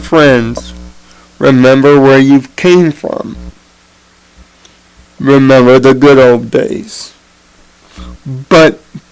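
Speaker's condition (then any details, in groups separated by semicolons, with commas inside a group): Cerebral palsy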